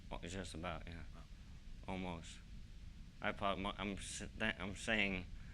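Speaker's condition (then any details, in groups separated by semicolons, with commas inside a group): ALS; young-adult onset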